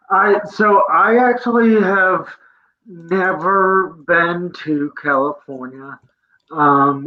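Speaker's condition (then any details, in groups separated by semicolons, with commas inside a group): Cerebral palsy; present from birth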